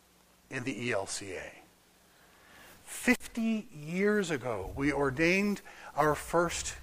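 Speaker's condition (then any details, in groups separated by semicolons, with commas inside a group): No condition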